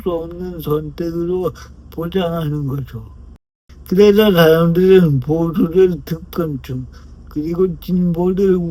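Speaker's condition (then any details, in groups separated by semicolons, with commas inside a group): Brain lesion disability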